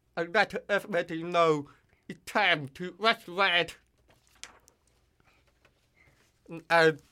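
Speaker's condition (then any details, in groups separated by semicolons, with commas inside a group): Hearing loss with cochlear implant; formerly hearing aids, water-resistant cochlear implant on ear hook, hears only nearby speakers; cannot judge own voice, distorted when yelling at high volume, relies on others' volume feedback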